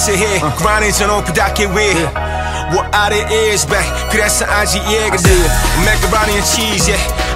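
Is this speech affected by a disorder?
No.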